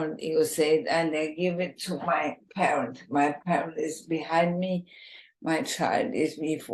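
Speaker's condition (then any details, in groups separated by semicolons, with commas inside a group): ALS, bulbar form, bulbar onset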